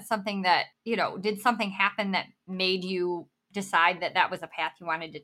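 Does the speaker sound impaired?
Yes: bilateral cleft lip and palate; congenital.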